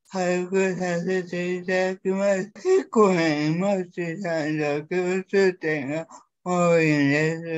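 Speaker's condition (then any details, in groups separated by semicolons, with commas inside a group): Cerebral palsy; physical disability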